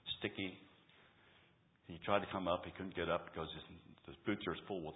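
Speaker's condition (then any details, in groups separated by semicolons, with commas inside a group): No condition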